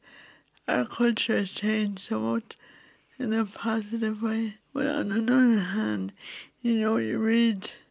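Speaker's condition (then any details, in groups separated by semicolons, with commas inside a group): Cerebral palsy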